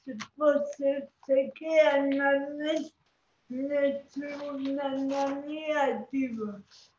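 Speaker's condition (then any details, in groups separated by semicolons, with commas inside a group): Cerebral palsy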